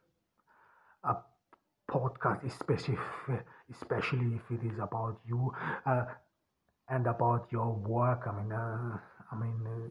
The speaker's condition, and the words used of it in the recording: Stuttering. I mean, despite the fact that it would be easier because I'm stuttering.